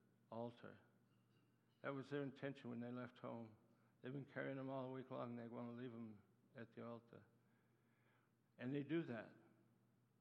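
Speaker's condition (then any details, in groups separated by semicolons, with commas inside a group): Parkinson's disease; Parkinson's attacks muscles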